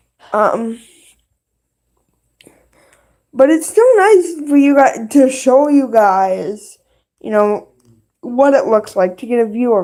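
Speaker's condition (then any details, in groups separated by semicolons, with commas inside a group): Cerebral palsy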